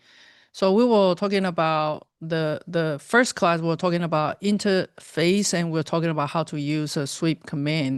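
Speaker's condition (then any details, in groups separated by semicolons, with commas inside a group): No condition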